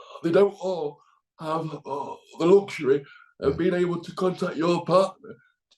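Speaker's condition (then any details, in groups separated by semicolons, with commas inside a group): Cerebral palsy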